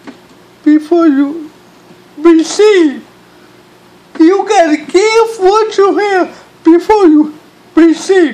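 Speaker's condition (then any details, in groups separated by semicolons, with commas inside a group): Cerebral palsy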